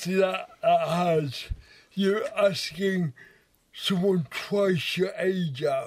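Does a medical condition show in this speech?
Yes: cerebral palsy; wheelchair user.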